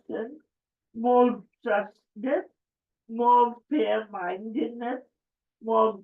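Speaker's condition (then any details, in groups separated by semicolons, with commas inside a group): Cerebral palsy; affects speech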